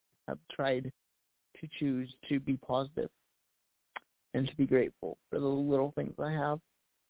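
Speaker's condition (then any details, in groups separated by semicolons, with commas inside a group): Cerebral palsy; voice improved over last year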